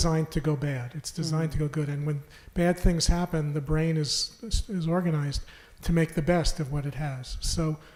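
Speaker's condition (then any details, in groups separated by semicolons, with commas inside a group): No condition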